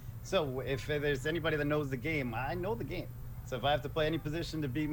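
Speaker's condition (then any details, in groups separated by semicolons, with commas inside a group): No condition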